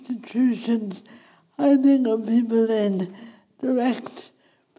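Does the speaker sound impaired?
Yes: speech impediment; wheelchair user.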